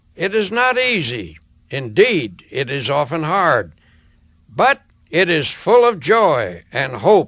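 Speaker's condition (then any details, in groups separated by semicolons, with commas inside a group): No condition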